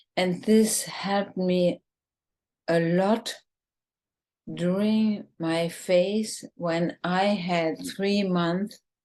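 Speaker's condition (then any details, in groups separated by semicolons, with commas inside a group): ALS, bulbar form, bulbar onset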